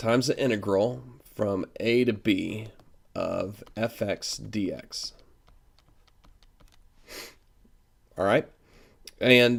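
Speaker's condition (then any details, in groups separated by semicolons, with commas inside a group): No condition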